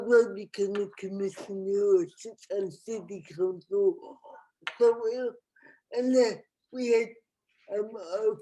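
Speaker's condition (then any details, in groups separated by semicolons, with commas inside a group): Cerebral palsy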